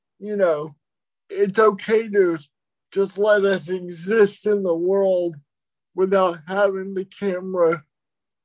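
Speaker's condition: Cerebral palsy

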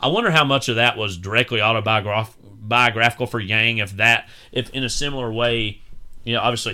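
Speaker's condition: No condition

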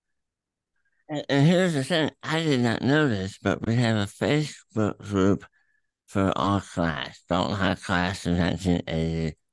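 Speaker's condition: Throat cancer; voice affected by cancer

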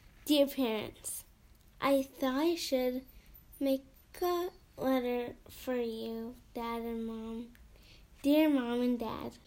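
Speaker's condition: Cerebral palsy; gym

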